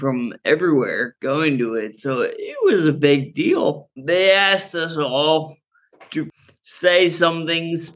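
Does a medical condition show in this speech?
Yes: Friedreich's ataxia; genetic neuromuscular condition from birth, normal childhood, slowly worsening, diagnosed sophomore year of college.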